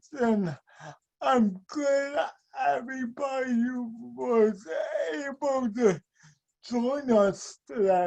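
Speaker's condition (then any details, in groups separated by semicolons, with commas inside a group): Speech and mobility impairment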